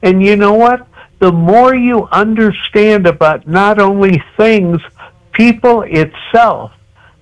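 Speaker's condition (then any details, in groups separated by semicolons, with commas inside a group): Cerebral palsy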